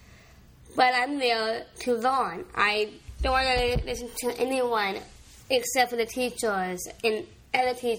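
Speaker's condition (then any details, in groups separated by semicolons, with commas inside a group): Down syndrome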